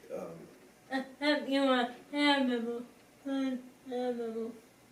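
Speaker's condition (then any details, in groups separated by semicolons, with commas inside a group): Cerebral palsy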